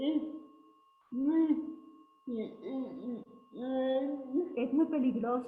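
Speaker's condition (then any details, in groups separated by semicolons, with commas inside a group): Cerebral palsy; since birth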